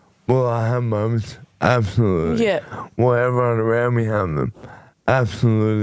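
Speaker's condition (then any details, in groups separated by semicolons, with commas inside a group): Motor neurone disease; voice became very nasal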